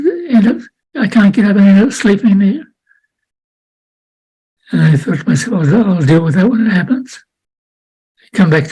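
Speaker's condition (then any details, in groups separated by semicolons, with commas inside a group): Parkinson's disease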